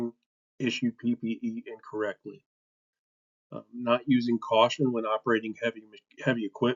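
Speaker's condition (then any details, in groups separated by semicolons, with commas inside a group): No condition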